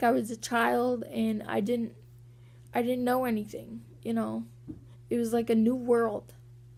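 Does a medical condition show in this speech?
Yes: cerebral palsy; walking sometimes hard.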